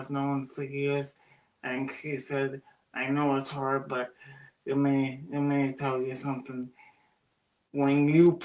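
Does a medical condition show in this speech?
Yes: cerebral palsy; oxygen loss at birth.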